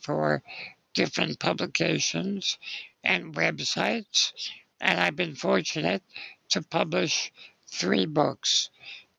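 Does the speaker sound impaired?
Yes: spinal muscular atrophy; present from birth, muscle weakness, lifelong wheelchair use; 60 years old.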